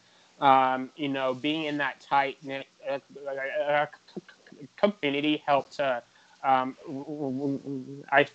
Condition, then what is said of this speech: Stuttering. I am a person who stutters, and hopefully maybe you will gain some insight into that, and hearing speak, and hopefully through